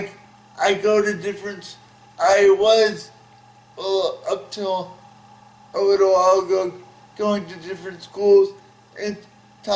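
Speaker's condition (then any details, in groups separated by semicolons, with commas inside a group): Cerebral palsy; from birth, uses wheelchair, tight hands; age 32, uses voice activated software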